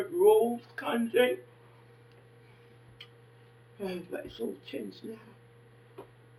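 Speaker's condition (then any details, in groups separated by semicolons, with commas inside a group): Facial palsy; can barely hear own speech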